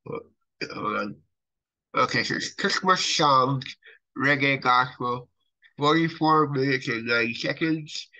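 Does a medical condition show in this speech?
Yes: cerebral palsy.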